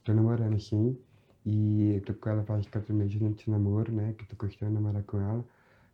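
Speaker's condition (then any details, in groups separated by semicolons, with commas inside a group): Down syndrome; 47 chromosomes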